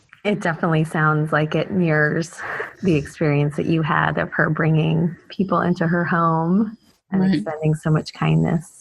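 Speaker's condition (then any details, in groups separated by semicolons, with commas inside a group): No condition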